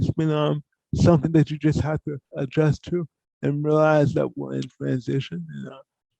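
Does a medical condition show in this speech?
Yes: cerebral palsy; from birth, poor hand use.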